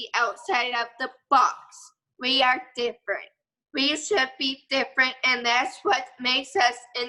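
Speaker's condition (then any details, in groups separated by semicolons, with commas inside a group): Cerebral palsy; hard to talk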